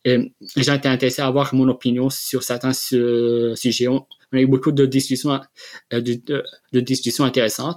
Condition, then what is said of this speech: Stuttering. Donc, c'est vrai que j'ai eu des que j'ai bégayé durant la présentation.